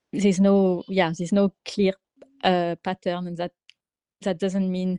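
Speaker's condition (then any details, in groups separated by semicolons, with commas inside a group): Stutter; covered or masked stutter, often hidden, motor speech production difference, speech therapists helped acceptance; stutters even when calm, excitement amplifies, stress makes harder, same in French and English, stuck words differ; blocks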